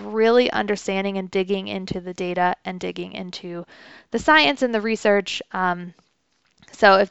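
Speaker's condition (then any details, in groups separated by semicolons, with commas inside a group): No condition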